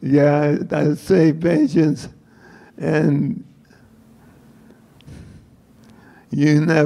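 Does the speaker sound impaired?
Yes: Parkinsonism; slow steady physical decline; wobbles, shuffles, tends to fall over, frequent giggling and laughing; voice first affected, speaks poorly, hard to understand, giggling and laughing make understanding harder.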